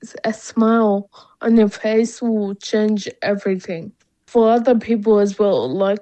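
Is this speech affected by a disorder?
Yes: Friedreich's ataxia; rare genetic condition, affects balance, coordination and mobility, causes tiredness, walking affected.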